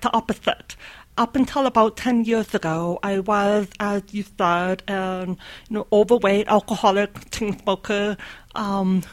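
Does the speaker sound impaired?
Yes: deafness, completely deaf right ear, severe to profound left ear.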